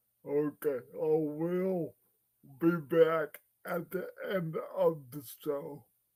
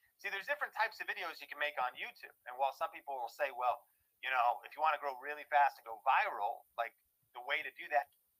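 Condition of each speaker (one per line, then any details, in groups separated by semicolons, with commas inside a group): Cerebral palsy
No condition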